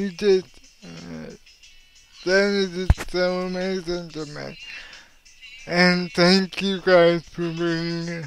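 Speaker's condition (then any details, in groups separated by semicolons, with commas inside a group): Cerebral palsy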